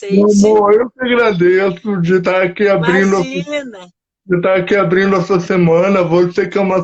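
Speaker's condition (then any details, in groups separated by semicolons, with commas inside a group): Cerebral palsy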